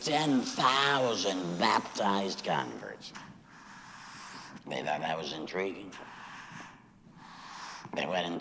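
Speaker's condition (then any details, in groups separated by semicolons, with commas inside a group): Laryngectomy after throat cancer; likened to kazoo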